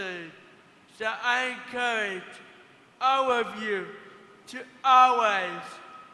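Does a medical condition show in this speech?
Yes: cerebral palsy.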